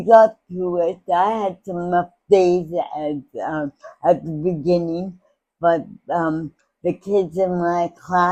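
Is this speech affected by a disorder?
Yes: cerebral palsy; from birth, dislocated hips, many operations; speech impairment.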